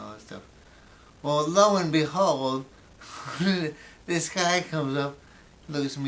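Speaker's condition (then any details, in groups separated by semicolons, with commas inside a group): Brain injury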